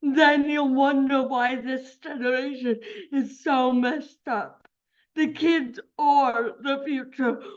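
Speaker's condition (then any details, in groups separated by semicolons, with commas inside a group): Cerebral palsy; affects speech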